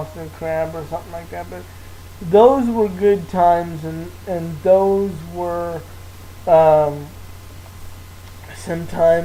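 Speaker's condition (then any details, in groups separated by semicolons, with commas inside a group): Cerebral palsy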